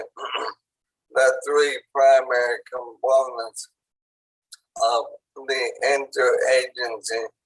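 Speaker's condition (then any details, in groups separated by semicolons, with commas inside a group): ALS; onset in hands and arms, tracheostomy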